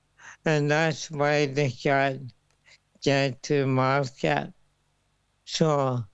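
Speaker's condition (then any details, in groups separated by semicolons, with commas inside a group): Motor neurone disease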